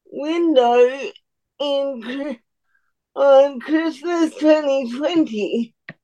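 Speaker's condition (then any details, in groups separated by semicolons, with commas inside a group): Cerebral palsy; uses about three fingers on right hand to manipulate lego bricks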